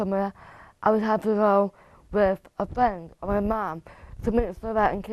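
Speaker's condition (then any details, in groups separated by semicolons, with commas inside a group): Brain tumor surgery; posterior brain tumor surgery, cranial nerve damage to vocal cords, tongue; uses AI voice app; lost voice after surgery, types messages for app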